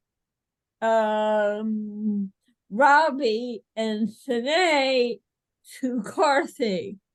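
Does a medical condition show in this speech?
Yes: cerebral palsy.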